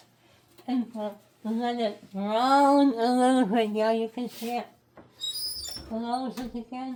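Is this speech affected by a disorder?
Yes: head and neck cancer; tracheostomy.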